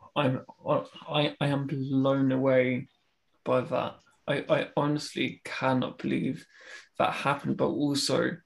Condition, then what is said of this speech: Stuttering. However, it's maybe the strongest I've ever been with my stammer.